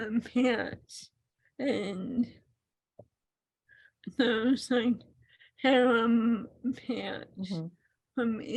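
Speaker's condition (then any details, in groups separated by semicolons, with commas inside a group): ALS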